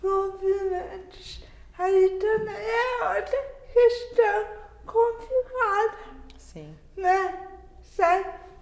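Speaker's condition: Cerebral palsy; cerebral palsy from birth, dictates texts for another person to write down; listeners sometimes misunderstand words, difficulty with punctuation when writing

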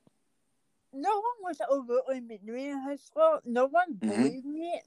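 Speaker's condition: Cerebral palsy; speech affected

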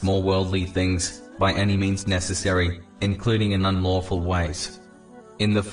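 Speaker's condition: No condition

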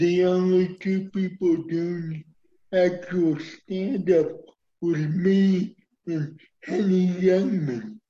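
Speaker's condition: Cerebral palsy; uses wheelchair

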